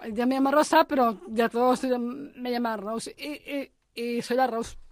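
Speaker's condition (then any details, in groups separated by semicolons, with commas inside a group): Down syndrome; intellectual disability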